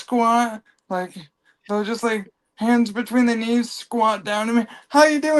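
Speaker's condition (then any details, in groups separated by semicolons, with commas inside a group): Cerebral palsy; from birth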